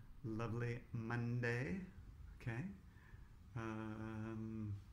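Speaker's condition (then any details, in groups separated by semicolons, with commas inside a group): No condition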